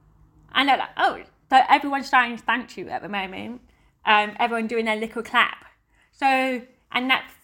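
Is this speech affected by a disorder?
Yes: deafness; family all hearing.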